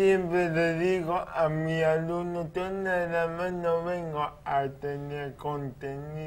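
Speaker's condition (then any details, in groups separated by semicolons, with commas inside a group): Cerebral palsy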